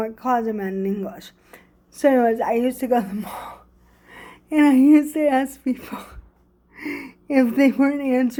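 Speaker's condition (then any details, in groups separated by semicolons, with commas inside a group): Cerebral palsy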